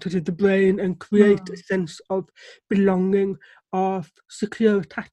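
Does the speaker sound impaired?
Yes: deafness; relies on lip reading.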